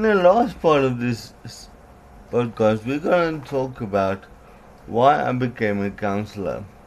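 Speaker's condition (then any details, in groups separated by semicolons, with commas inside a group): Cerebral palsy; from birth, diagnosed age 2, learned speech special-needs school, writing difficult, poor balance, later myasthenia gravis; myasthenia gravis muscle fatigue, breathing weakness, sometimes out of breath, uses oxygen machine, on medication; some words unclear, certain letters flat, trouble formulating words, worse when mouth tires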